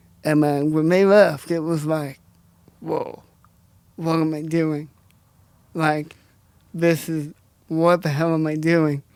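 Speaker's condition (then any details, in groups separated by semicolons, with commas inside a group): Cerebral palsy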